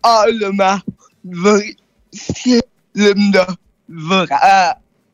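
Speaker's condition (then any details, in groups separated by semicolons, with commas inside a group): Cerebral palsy; neurological condition, brain injury sustained around birth; age 14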